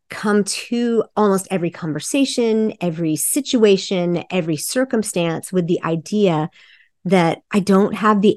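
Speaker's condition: No condition

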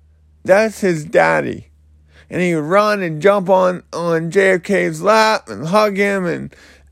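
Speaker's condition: Cerebral palsy; slurred speech

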